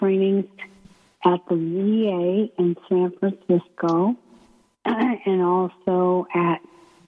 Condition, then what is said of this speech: ALS (motor neuron disease). And a disclaimer I have to start out with is my voice.